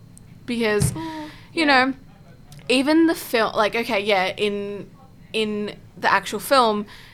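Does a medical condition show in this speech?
No.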